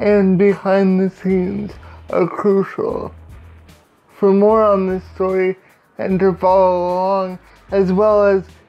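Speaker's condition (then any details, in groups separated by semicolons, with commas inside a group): Cerebral palsy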